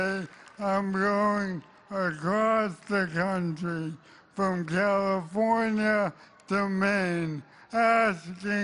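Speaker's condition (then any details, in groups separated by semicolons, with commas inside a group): ALS; diagnosed 2 years ago, paralysis spreading through whole body; weak voice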